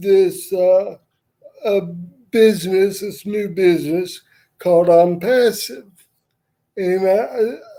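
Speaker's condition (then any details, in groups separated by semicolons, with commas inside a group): Cerebral palsy; wheelchair user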